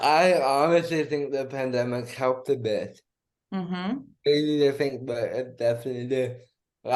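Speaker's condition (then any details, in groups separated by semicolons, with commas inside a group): Cerebral palsy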